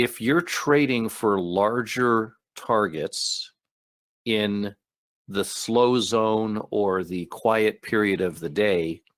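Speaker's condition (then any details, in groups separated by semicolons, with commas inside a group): No condition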